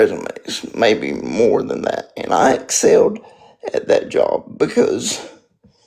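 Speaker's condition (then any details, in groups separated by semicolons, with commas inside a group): Spastic quadriplegic cerebral palsy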